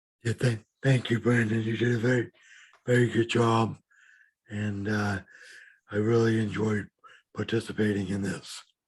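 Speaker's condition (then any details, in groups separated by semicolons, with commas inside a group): Cerebral palsy; needed speech and language therapy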